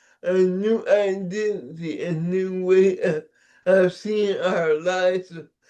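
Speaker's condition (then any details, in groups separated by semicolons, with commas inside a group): Cerebral palsy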